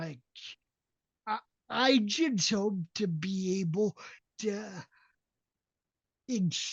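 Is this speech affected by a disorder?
Yes: cerebral palsy; uses walker and wheelchair.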